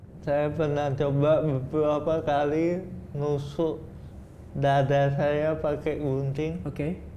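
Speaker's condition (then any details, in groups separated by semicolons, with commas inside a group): Cerebral palsy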